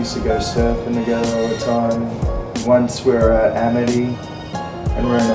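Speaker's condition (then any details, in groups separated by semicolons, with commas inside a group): No condition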